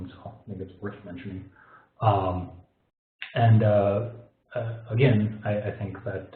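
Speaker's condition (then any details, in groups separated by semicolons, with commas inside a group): No condition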